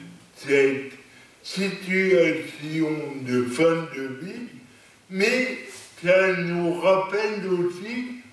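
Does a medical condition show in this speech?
Yes: cerebral palsy; lifelong, non-progressive.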